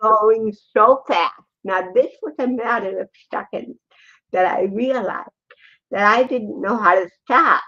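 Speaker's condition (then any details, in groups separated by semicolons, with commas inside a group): Cerebral palsy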